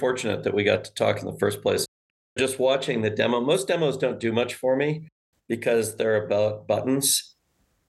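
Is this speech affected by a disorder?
No.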